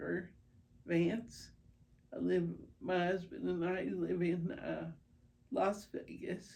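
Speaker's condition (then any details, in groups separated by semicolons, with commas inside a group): Primary progressive multiple sclerosis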